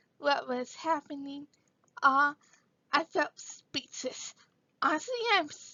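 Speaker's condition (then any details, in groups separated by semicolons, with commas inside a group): Cerebral palsy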